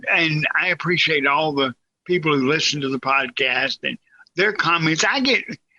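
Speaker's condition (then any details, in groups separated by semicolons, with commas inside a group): Cerebral palsy, severe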